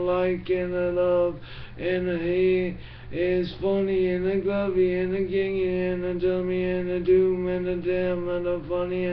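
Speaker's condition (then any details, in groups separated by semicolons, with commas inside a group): Brain injury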